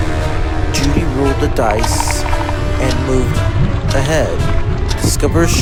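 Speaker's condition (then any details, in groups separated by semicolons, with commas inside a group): No condition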